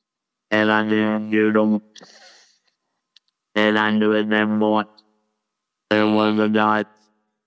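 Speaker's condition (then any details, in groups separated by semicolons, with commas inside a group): Laryngectomy, total laryngectomy with electrolarynx; speaks with handheld electric wand (electrolarynx) at throat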